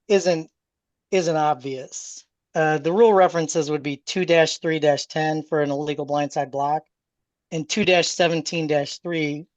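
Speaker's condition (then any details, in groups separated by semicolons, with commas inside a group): No condition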